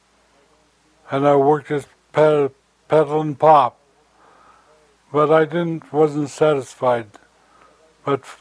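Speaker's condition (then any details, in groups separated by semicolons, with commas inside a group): Stroke; slurred speech after stroke, hard time finding words, shaky voice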